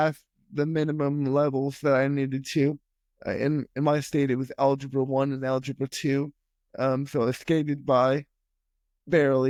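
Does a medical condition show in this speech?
Yes: spastic quadriplegic cerebral palsy; spastic quadriplegic, very tight limbs.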